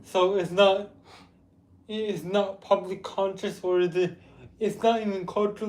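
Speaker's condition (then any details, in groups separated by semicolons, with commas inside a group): Cerebral palsy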